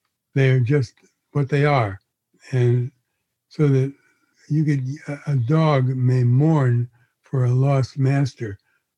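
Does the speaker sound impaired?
Yes: Parkinson's disease; onset around 81st birthday, face frozen like a mask at diagnosis, confirmed by neurologist.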